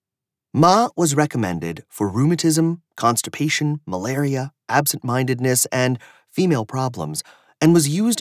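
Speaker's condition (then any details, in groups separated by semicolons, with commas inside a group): No condition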